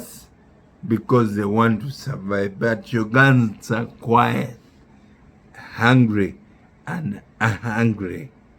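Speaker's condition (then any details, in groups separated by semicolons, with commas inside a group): Neurological disease; speech affected, relearning speech with speech therapist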